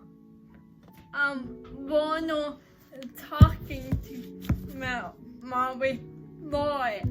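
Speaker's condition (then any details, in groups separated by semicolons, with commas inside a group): Cerebral palsy; uses crutches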